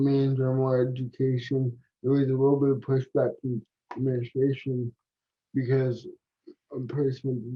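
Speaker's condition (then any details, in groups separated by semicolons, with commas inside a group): Cerebral palsy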